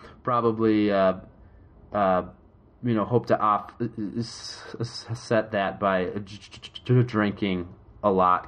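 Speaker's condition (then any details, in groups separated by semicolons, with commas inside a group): Stuttering; hidden until about 4-5 years ago, now openly stutters; stuttered a lot over recent weekend, less after drinking; repeated sounds, prolonged sounds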